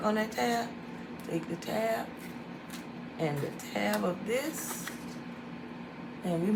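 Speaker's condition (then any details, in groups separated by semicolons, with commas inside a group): No condition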